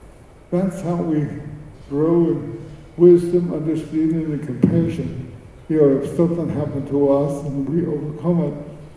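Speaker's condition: Cerebral palsy; speech affected, choking episodes, choked on meat over 20 times, saved by Heimlich

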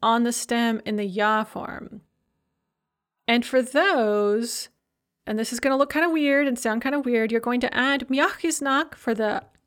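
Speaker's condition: No condition

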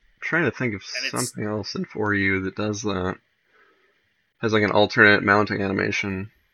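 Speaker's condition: No condition

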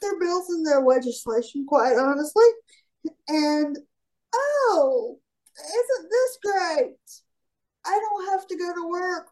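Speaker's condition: Cerebral palsy; falls

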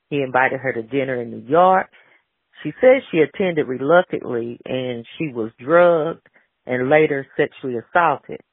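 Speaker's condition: No condition

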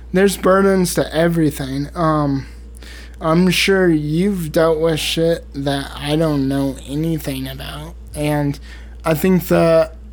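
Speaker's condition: Cerebral palsy, spastic

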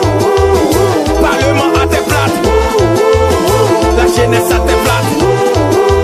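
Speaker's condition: No condition

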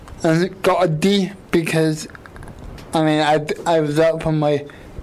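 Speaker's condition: Quadriplegic cerebral palsy; all four limbs affected, right side worse than left, wheelchair bound, 24-hour care; age 28; obvious speech impediment, quite a bit of effort to speak and shape words, considers self understandable

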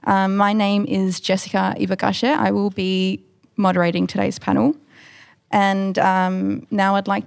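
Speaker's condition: No condition

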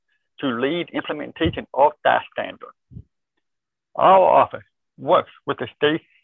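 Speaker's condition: Deafness, born deaf, cochlear implant

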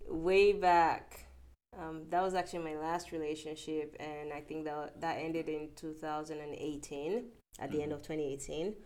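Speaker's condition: No condition

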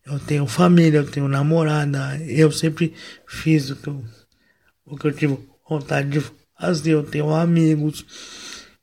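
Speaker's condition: Cerebral palsy, mild; wheelchair user

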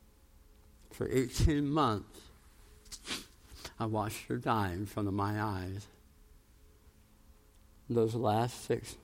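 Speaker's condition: Tongue cancer, jaw reconstruction

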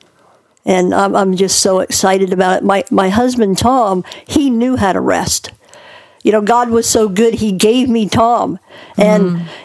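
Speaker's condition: Cleft palate; born two months premature

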